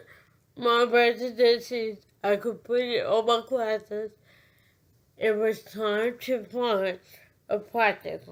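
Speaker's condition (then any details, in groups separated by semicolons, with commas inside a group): Cerebral palsy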